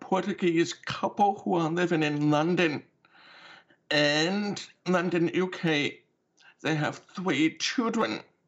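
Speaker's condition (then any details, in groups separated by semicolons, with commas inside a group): Deafness with cochlear implant; brown cochlear implant on side of head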